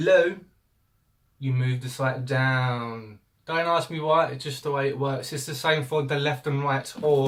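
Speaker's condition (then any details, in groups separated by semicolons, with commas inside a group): No condition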